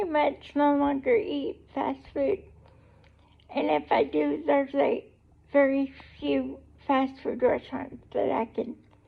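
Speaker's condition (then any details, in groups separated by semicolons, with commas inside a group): Cerebral palsy; able to talk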